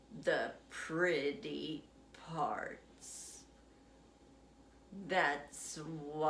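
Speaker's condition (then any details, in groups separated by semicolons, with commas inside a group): Essential tremor; affects legs as well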